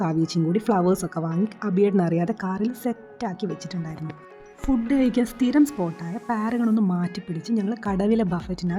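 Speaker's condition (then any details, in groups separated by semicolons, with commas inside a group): No condition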